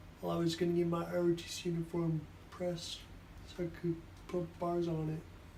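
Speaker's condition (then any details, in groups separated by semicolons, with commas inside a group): Traumatic brain injury; assault at age 15, unable to walk or self-care; about 17 years since injury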